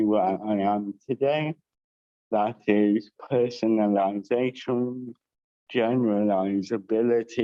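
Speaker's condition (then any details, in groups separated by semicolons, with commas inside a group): Cerebral palsy with dysarthria; all four limbs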